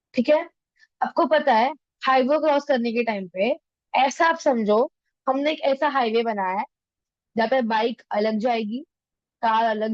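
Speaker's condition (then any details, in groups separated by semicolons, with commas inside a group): No condition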